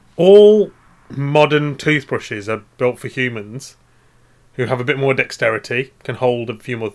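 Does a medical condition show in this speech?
No.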